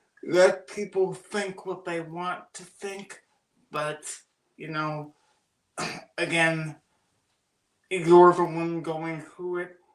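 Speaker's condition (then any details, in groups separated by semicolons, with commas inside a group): Cerebral palsy; birth oxygen deprivation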